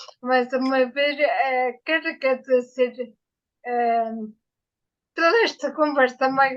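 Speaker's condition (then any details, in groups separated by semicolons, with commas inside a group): Ataxia after brain injury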